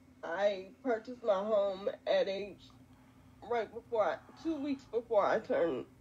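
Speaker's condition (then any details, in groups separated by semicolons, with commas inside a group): Quadriplegic cerebral palsy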